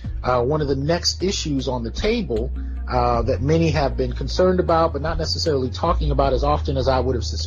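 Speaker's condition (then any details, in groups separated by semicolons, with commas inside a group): No condition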